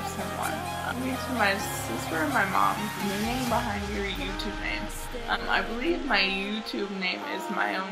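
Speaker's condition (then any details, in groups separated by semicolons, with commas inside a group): Cerebral palsy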